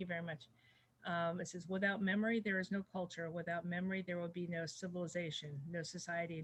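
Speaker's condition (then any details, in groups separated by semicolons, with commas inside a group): No condition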